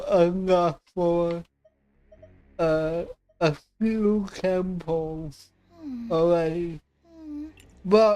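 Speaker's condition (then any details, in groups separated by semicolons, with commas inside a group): Cerebral palsy; affects voice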